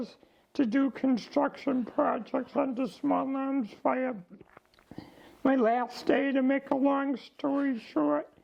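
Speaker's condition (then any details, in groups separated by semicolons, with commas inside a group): ALS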